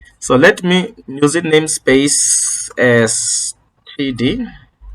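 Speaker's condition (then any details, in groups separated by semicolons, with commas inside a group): No condition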